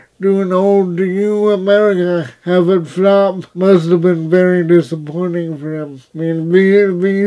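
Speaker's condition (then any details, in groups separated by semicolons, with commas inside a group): Cerebral palsy, spastic, severe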